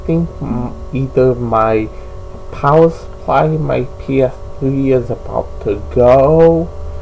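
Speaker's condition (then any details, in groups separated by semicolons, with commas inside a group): Cerebral palsy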